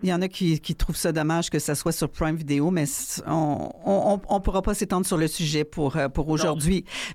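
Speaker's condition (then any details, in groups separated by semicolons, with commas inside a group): No condition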